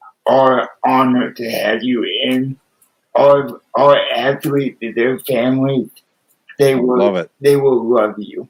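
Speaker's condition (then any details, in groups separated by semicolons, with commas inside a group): Cerebral palsy with spastic quadriplegia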